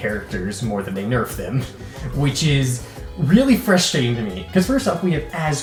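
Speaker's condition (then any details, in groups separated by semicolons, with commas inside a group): No condition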